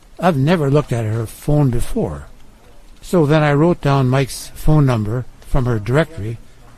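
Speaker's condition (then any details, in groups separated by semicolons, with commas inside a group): No condition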